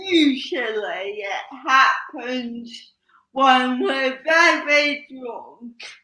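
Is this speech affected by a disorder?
Yes: cerebral palsy; slow speech.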